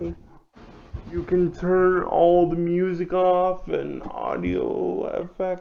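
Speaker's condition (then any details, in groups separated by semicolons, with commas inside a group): Cerebral palsy; limbs affected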